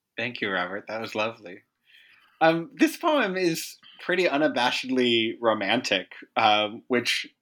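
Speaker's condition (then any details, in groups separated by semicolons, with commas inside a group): No condition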